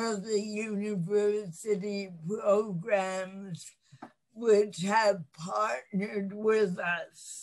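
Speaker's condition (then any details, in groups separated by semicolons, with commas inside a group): Cerebral palsy; lifelong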